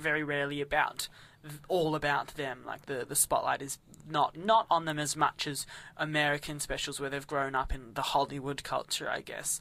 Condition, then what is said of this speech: None; typical speech.